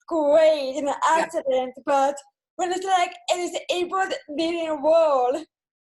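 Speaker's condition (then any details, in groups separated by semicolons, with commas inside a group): Cerebral palsy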